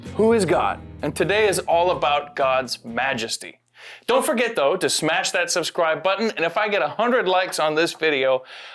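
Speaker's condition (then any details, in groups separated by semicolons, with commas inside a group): No condition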